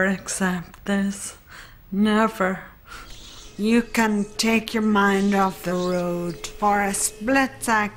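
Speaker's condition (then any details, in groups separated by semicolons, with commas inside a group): Acquired brain injury; truck collision; after truck collision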